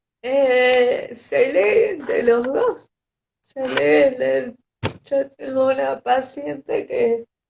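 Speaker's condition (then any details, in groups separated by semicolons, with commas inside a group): Cerebral palsy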